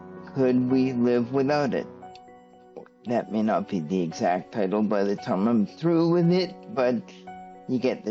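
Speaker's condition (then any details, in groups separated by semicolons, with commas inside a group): Cerebral palsy; stiff muscles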